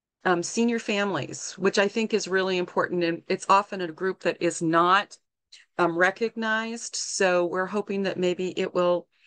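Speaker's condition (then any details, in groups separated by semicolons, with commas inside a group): No condition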